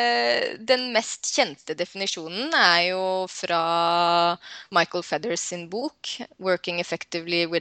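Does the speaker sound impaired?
No.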